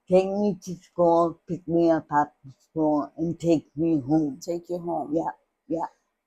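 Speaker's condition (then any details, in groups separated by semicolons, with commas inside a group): Cerebral palsy; speech impairment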